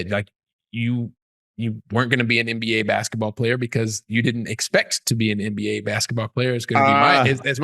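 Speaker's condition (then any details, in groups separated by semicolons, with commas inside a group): No condition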